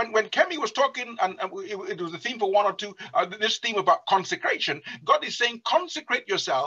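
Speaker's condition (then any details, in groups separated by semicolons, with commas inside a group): No condition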